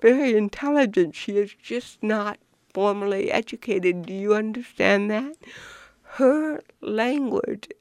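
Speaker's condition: Cerebral palsy; intentionally speaks as well as possible

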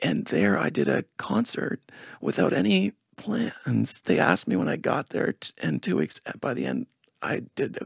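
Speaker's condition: Spasmodic dysphonia; linked to singing training

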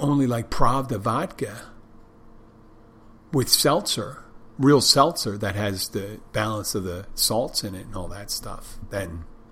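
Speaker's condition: No condition

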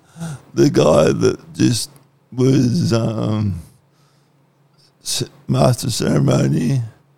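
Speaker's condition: Cerebral palsy; once cold stays cold

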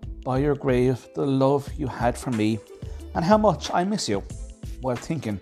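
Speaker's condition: No condition

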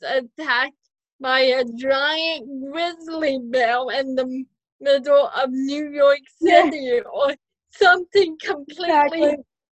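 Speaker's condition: Cerebral palsy, spastic quadriplegic, mild

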